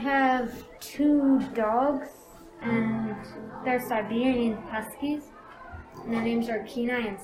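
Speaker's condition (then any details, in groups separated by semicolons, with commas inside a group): No condition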